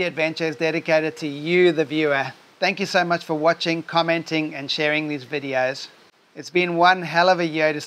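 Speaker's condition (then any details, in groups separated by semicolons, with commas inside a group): No condition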